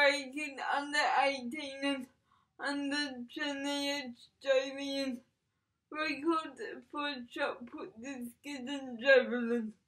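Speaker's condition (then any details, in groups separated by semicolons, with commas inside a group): Cerebral palsy; from birth, affects speech, walking, fingers; seated thrower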